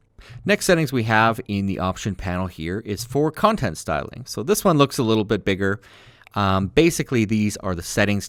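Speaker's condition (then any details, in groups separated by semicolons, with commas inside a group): No condition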